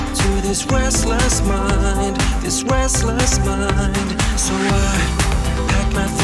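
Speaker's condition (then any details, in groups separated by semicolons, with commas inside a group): No condition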